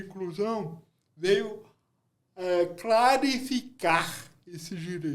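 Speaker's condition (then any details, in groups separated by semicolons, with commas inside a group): Cerebral palsy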